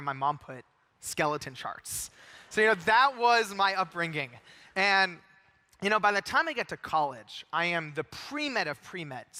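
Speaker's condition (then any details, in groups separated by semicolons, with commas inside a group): No condition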